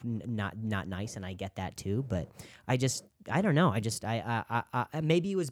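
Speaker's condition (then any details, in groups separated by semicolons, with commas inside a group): Stuttering; after coffee, racing thoughts, feels unable to slow down; voice can't keep up with thoughts, worse with caffeine; repeated words, blocks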